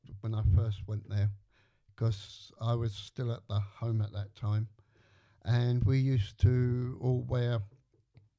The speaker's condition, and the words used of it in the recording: Stuttering. Because another thing, you'll know yourself that if you swear, you don't stammer or you shout.